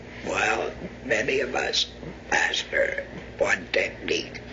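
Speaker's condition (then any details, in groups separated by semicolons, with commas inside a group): Laryngectomy; larynx surgically removed; lost natural voice, uses alternative speaking method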